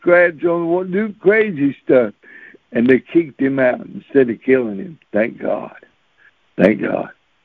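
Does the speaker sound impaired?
Yes: cerebral palsy; since birth, birth defect, never able to run.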